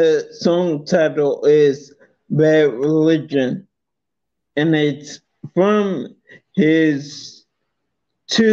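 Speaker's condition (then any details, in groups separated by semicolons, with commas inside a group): Multiple sclerosis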